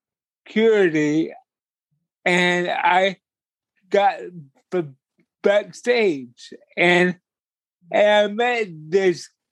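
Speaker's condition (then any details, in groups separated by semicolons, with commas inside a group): Cerebral palsy; slower movement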